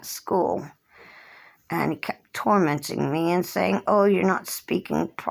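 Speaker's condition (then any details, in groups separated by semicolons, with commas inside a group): Cerebral palsy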